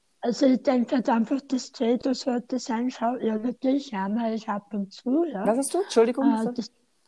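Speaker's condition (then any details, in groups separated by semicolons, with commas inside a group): Tongue cancer surgery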